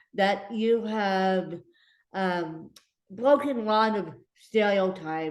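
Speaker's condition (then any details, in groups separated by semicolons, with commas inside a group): Cerebral palsy, mixed, moderate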